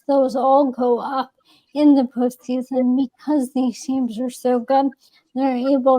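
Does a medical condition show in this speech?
Yes: ALS.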